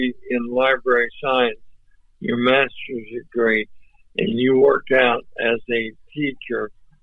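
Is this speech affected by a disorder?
Yes: ALS; voice off but clear and understandable.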